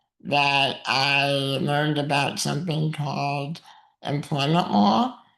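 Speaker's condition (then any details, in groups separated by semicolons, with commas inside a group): Muscular dystrophy; uses wheelchair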